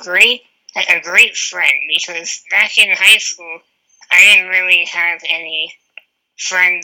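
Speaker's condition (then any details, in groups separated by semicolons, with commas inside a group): Spinal muscular atrophy; wheelchair user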